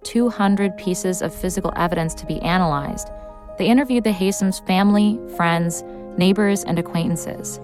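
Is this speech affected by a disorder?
No.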